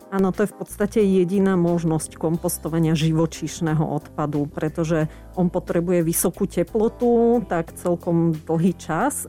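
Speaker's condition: No condition

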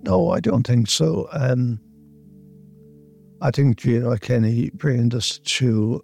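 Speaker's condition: Motor neuron disease; onset about 10 months earlier with two falls, first misdiagnosed Parkinson's, Parkinson's medicine 3-4 months; voice getting worse, expects to lose voice

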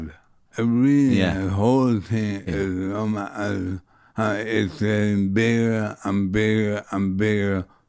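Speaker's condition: Motor neuron disease; bulbar motor neuron disease, affecting throat and neck, about a year since onset, may later affect hands and legs; on medication, still mobile, legs unaffected, every meal a struggle; losing voice, ragged voice, sometimes hard to understand, speaking takes effort, hears own voice differently, swallowing affected

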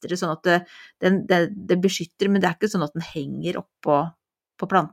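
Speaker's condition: No condition

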